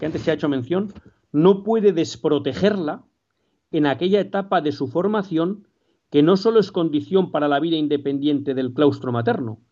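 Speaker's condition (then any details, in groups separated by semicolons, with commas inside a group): No condition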